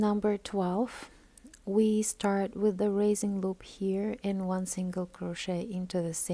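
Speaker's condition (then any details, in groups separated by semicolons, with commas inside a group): No condition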